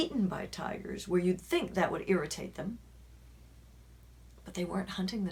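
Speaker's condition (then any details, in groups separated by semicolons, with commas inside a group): No condition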